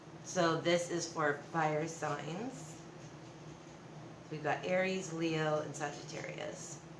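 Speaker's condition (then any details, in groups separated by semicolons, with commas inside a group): No condition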